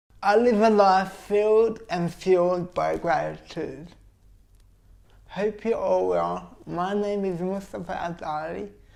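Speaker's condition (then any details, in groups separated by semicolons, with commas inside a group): Cerebral palsy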